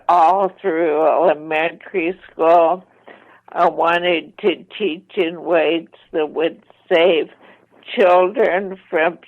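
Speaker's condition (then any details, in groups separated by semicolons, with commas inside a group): ALS, mild; voice slightly impaired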